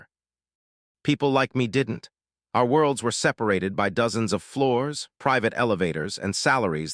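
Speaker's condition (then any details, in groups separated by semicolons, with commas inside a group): No condition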